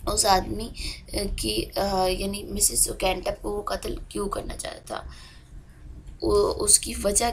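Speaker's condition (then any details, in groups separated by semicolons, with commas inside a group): No condition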